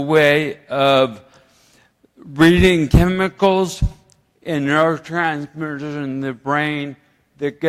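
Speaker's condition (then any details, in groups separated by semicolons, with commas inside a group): Ataxia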